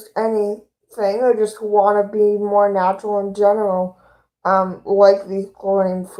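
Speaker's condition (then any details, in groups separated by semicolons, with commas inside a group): Cerebral palsy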